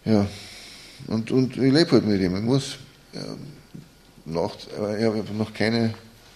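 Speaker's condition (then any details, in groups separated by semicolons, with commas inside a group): Parkinson's disease; Parkinson's disease diagnosed at age 48, describes self as disabled; about 16 years since diagnosis, age 64, long flights difficult, needs stopovers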